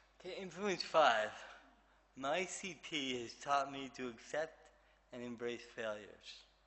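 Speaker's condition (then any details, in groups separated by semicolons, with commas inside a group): Cerebral palsy; affects movement and speech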